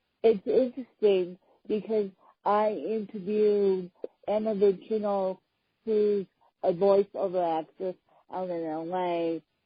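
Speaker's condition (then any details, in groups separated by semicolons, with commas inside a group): Hemiplegic cerebral palsy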